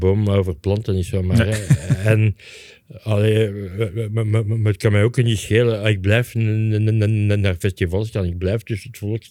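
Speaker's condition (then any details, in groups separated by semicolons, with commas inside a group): Stuttering; stutter since youth, returned after electric shock from stripping live cable, resuscitated, large part of tongue missing; publicly known, occasionally a hindrance, tongue loss causing few complaints, reading aloud stopped at entrance exam; repeated sounds, prolonged sounds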